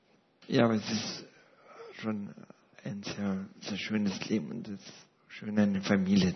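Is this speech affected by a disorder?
Yes: paralysis with ventilator dependence; paralysis since seventh month of life, ventilator since 2006; lives with ventilator, personal assistance in daily life.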